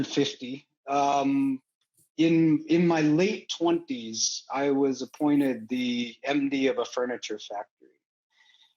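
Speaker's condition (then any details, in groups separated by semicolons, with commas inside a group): No condition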